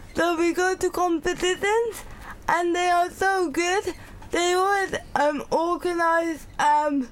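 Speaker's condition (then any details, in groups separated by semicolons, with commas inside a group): Cerebral palsy; uses a scribe for study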